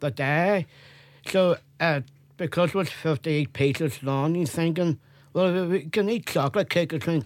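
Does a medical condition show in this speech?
Yes: Down syndrome; present from birth.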